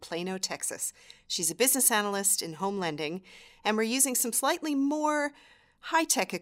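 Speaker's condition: No condition

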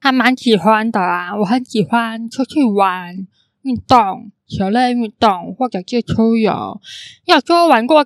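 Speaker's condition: Congenital hearing impairment; can sound sing-song

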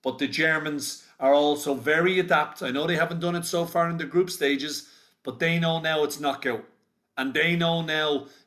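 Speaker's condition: No condition

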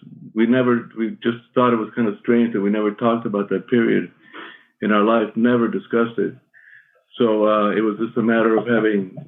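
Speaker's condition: Parkinson's; shaky voice, may stumble on words

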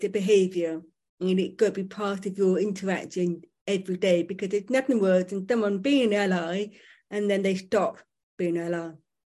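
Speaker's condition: Profoundly deaf, born profoundly deaf; profound deafness from birth, lip reading main communication, some British Sign Language (BSL), not fluent

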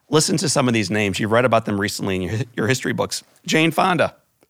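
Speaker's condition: No condition

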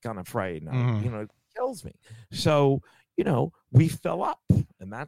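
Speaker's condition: No condition

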